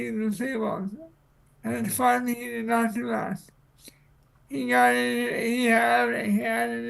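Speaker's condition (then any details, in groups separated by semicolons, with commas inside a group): Cerebral palsy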